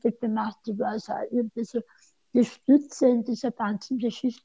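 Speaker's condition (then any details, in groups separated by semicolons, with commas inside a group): Speech impairment after tongue cancer, mild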